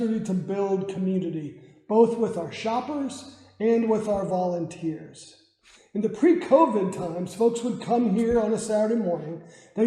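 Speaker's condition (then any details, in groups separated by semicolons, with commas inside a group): No condition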